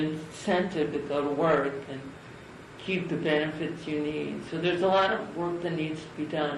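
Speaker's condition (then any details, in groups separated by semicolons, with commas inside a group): Cerebral palsy; from birth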